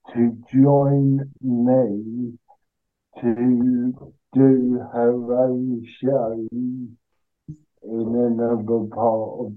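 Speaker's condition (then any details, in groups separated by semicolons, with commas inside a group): Cerebral palsy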